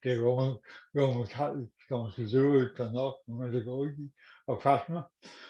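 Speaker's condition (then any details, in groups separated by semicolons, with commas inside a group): Cerebral palsy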